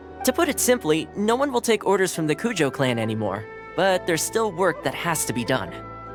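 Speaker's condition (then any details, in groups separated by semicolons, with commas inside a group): No condition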